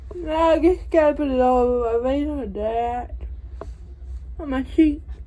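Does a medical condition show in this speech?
Yes: cerebral palsy.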